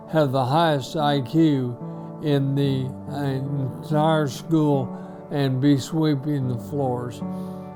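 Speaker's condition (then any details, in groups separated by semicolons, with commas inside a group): ALS; few months since diagnosis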